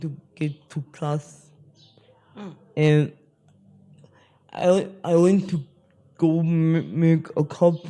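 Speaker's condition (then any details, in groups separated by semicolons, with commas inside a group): Spastic cerebral palsy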